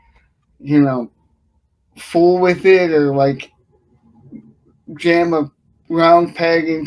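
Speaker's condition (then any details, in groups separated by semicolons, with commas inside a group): Cerebral palsy; from birth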